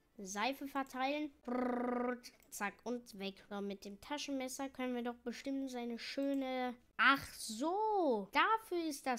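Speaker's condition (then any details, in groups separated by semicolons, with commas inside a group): No condition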